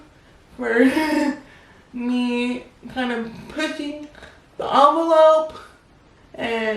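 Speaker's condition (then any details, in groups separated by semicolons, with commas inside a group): Cerebral palsy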